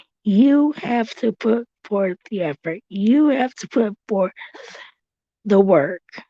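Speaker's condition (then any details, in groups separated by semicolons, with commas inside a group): Cerebral palsy; since birth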